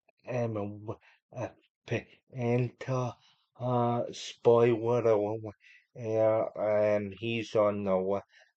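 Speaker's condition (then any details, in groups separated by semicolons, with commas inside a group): Cerebral palsy; unable to walk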